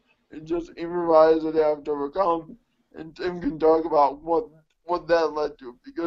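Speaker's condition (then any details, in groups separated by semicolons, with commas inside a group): Cerebral palsy; affects all muscles including speech, speech impediment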